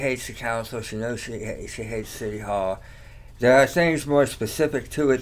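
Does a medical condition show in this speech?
Yes: tongue cancer surgery; radiation.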